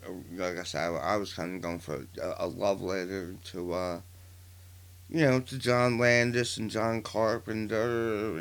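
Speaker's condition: Partial glossectomy for tongue cancer, partial, 40% of right tongue; about a year since onset, chemotherapy and radiation completed, healing, divot in neck

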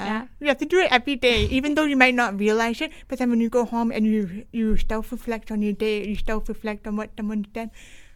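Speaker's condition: Deaf with cochlear implant, congenital; deaf since birth; struggles to hear everyone in group work

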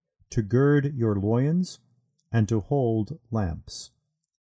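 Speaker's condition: No condition

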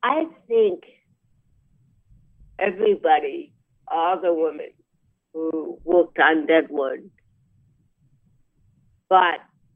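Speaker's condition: Cerebral palsy; past spinal cord surgery

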